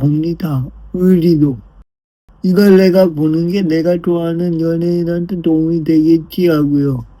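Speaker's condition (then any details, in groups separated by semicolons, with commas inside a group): Brain lesion disability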